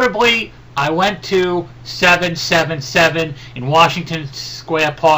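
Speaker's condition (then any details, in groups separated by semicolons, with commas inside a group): No condition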